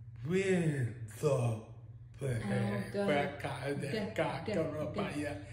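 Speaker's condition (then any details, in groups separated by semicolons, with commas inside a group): Traumatic brain injury; Broca's aphasia, apraxia, difficulty repeating words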